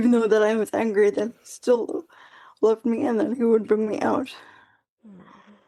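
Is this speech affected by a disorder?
Yes: quadriplegic cerebral palsy.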